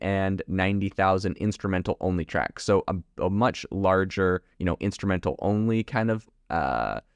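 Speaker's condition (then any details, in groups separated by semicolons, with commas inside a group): No condition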